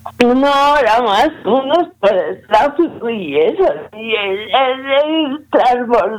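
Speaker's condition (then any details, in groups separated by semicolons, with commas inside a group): Cerebral palsy; premature, negligent right knee tumor surgery cut tendons, only crawled at 18 months, diagnosed age 18-19; walks slowly, no wheelchair, difficulty moving and handling objects, types on standard computer with fingers; some difficulty speaking, still able to speak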